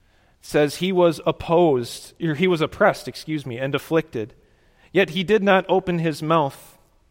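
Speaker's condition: No condition

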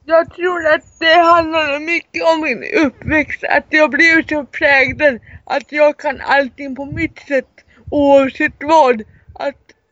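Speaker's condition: Cerebral palsy; severe, wheelchair user

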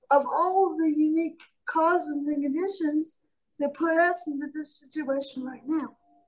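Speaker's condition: Cerebral palsy; shoulder dislocates lifting heavy

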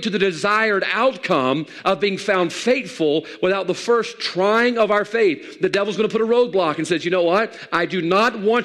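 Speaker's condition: No condition

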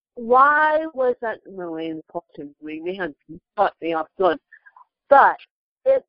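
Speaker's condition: Cerebral palsy; can type but very slowly

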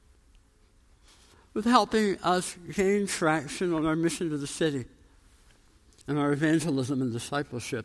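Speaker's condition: Tongue cancer, jaw reconstruction

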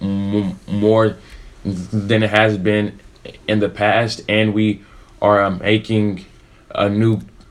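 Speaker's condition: Stutter; stutter since childhood, really bad when growing up; peers laughed and asked why speaks this way; blocks

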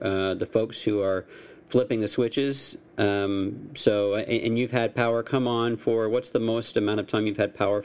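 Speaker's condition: No condition

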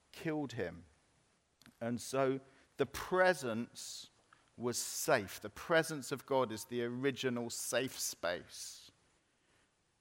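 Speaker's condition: No condition

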